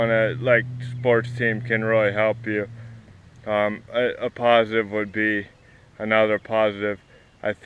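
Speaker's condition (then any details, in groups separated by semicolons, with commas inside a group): Cerebral palsy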